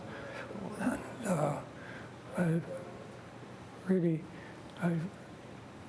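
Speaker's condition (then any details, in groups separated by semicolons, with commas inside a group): Parkinson's disease; affects whole body; about 17 years, diagnosed 10-12 years ago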